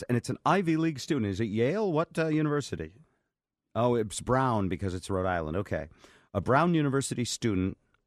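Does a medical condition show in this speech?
No.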